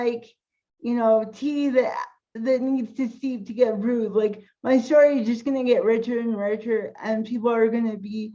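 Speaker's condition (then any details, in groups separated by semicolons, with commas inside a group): Cerebral palsy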